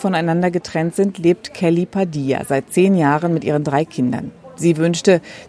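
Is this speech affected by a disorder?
No.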